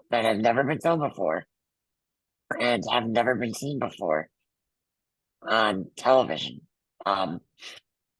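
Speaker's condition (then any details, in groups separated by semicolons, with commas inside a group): Muscular dystrophy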